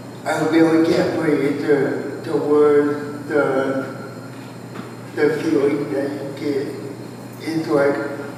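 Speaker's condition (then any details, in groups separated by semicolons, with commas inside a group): Cerebral palsy, spastic quadriplegia; wheelchair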